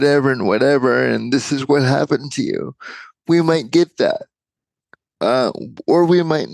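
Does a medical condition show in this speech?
Yes: cerebral palsy.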